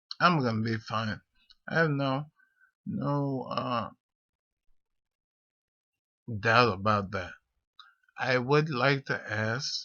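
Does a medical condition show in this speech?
Yes: multiple sclerosis; deep brain stimulation electrodes for arm tremors; diagnosed at 26, switching to immune-eradicating medication; rambling speech.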